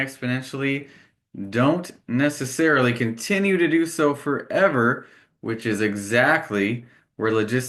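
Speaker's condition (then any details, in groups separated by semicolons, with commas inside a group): No condition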